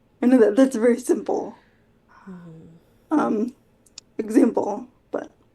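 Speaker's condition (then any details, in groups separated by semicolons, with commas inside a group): Quadriplegic cerebral palsy; quadriplegic, birth oxygen lack and brain bleed, spasticity; uses wheelchair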